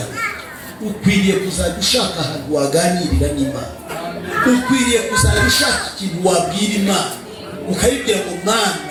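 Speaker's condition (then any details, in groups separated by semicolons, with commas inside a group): No condition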